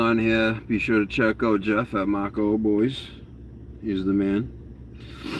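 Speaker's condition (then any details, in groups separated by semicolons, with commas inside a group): No condition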